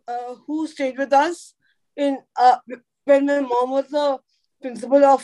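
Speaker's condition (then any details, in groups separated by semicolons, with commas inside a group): Cerebral palsy; from birth; could not talk in early life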